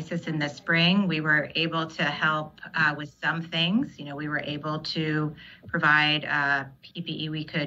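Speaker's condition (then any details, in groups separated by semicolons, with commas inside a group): No condition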